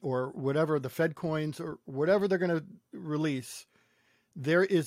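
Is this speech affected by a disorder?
No.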